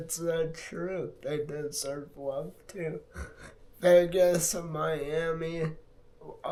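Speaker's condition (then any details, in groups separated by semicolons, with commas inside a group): Multiple sclerosis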